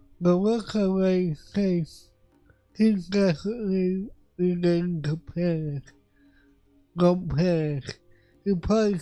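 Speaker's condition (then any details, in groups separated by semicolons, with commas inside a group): Cerebral palsy; affects voice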